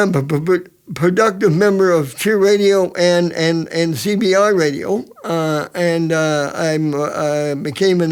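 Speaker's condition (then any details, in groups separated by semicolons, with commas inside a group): Cerebral palsy; present from birth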